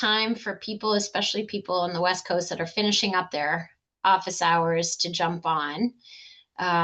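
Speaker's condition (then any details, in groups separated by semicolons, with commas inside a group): No condition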